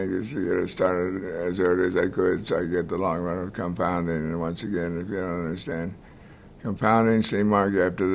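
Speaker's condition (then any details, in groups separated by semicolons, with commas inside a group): Multiple sclerosis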